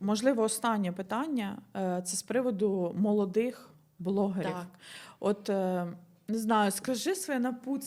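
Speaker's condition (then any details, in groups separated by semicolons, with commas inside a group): No condition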